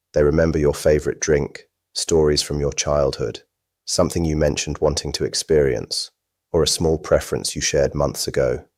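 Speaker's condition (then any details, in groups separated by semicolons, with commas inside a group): No condition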